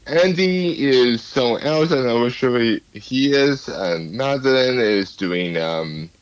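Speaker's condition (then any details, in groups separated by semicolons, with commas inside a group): Cerebral palsy; adult, past speech therapy, rock band video game from mother used alongside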